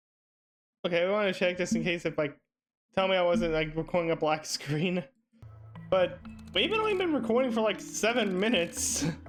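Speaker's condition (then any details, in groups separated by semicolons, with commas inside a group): No condition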